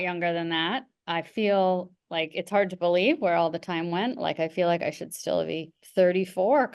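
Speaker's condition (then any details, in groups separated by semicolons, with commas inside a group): No condition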